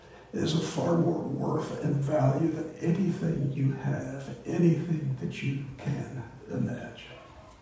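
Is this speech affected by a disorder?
Yes: voice disorder; not contagious.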